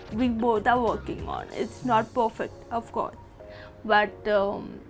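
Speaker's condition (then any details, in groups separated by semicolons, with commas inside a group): Cerebral palsy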